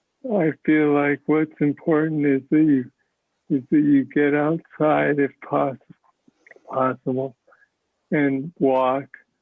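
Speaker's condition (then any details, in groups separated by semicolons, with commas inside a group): Parkinson's disease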